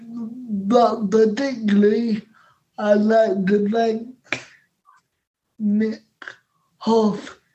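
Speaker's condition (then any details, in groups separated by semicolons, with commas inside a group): Cerebral palsy; spasms, on medication three times daily after food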